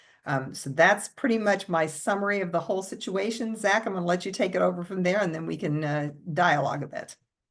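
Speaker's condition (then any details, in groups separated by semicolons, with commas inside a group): No condition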